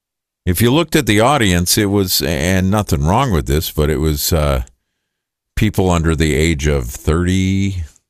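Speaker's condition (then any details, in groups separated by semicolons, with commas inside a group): No condition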